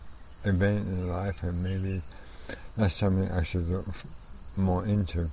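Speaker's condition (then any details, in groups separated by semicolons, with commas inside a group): ALS; progressive incurable, first sign trouble playing guitar, left arm affected, will eventually destroy movement and breathing; symptoms noticed last year, neurologist said likely ALS, still able to cycle long distances; voice already affected by condition, used to be fairly soft-spoken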